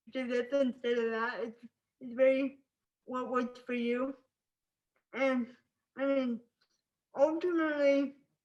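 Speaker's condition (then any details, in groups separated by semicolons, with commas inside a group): Spastic cerebral palsy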